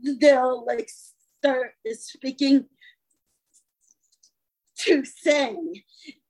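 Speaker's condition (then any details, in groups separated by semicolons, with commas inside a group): Stuttering; attended a speech course; blocks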